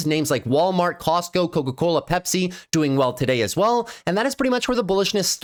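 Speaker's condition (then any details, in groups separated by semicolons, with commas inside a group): No condition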